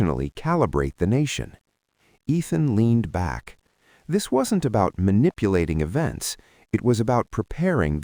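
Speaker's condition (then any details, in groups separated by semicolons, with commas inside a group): No condition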